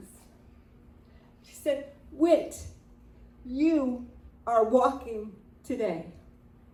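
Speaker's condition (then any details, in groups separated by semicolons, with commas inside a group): Cerebral palsy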